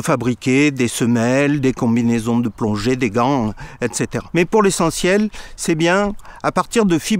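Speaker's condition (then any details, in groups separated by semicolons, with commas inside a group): No condition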